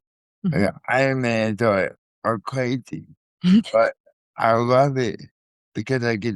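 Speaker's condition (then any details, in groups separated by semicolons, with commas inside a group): Cerebral palsy, spastic quadriplegia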